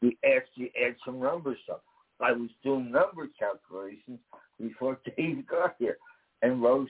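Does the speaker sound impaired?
Yes: damaged vocal cord; speech impairment noted by host, may talk too fast.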